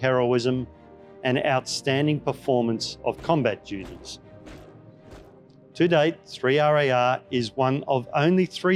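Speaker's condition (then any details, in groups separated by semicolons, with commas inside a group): No condition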